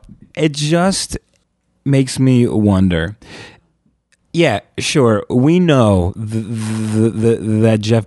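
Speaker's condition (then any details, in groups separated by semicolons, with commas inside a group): Stuttering; stuttering since childhood; stutter-like tension when signing own name, worse under pressure or with people watching; repeated words, prolonged sounds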